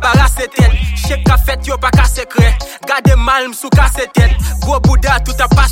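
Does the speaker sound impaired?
No.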